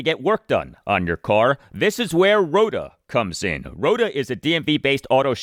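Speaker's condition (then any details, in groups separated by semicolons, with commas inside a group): No condition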